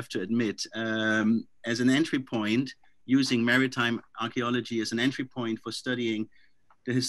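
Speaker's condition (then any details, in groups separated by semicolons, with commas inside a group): No condition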